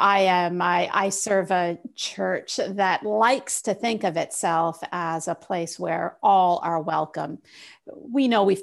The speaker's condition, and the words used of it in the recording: None; typical speech.